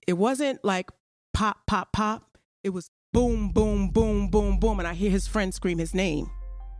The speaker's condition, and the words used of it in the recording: No condition.